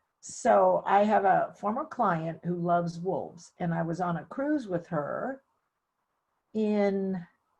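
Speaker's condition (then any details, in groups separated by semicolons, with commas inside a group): No condition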